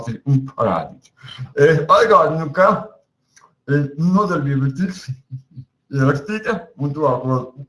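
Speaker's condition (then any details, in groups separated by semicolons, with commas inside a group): Cerebral palsy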